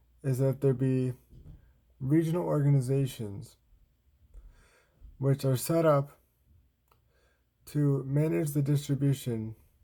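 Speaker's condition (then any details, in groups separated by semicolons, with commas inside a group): Cerebral palsy, spastic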